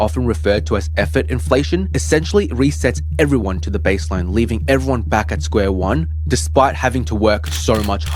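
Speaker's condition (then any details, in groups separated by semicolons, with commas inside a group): No condition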